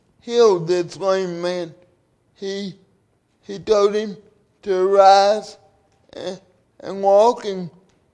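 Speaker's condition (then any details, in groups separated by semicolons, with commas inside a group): Cerebral palsy; from birth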